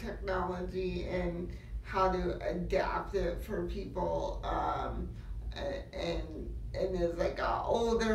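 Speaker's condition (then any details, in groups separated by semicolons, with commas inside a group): Cerebral palsy; uses wheelchair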